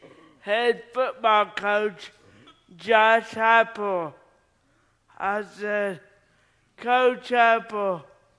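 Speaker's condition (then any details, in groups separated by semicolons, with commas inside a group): Cerebral palsy; arm paralysis with muscle contraction, uses left hand only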